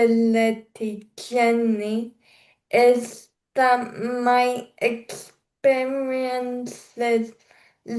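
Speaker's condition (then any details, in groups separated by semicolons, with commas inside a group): Cerebral palsy; affects mobility, walks with cane walker, wheelchair for long distances; slower speaking pace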